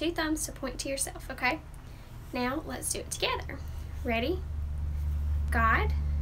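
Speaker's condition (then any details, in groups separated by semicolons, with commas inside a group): No condition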